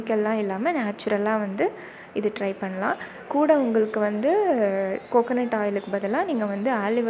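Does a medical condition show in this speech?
No.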